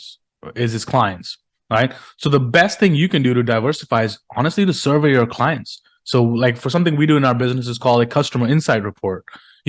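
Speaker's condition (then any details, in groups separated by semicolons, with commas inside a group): No condition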